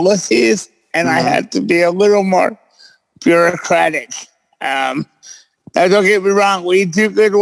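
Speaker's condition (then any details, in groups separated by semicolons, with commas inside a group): Cerebral palsy; present since birth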